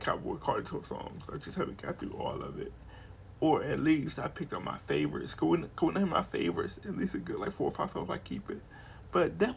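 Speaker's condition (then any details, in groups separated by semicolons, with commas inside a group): Cerebral palsy; wheelchair user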